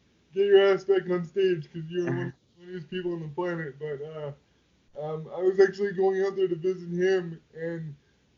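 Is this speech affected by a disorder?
Yes: quadriplegic cerebral palsy; most of body affected, wheelchair user, needs help holding mic and adjusting position on stage.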